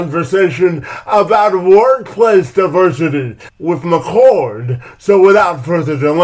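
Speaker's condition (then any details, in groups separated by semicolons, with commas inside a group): Cerebral palsy; spastic quadriplegic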